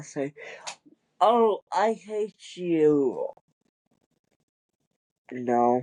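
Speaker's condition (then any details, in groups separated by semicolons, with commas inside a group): Cerebral palsy; wheelchair user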